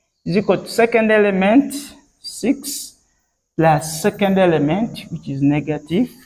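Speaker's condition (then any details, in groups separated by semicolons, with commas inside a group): No condition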